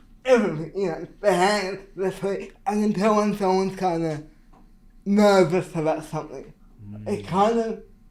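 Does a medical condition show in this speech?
Yes: cerebral palsy.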